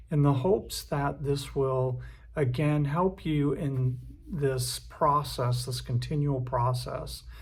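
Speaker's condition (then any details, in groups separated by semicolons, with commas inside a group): No condition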